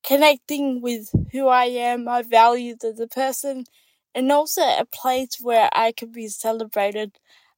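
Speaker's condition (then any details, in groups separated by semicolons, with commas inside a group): Cerebral palsy; diagnosed with cerebral palsy after birth in New Zealand, complex medical needs from childhood; ongoing therapy, attends therapy office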